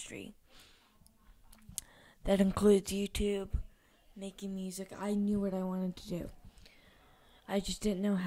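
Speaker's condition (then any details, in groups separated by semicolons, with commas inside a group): Cerebral palsy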